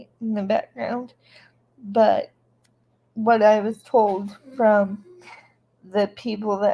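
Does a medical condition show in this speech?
Yes: cerebral palsy; present from birth, paralysis with sensation intact.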